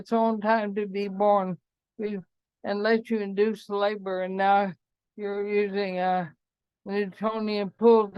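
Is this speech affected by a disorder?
Yes: ALS; cannot walk, advanced.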